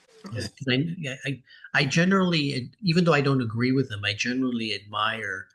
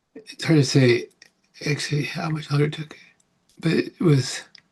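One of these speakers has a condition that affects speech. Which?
The second: Parkinson's; about 18 years since onset.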